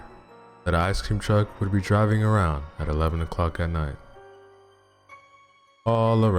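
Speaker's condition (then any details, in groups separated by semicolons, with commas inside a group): No condition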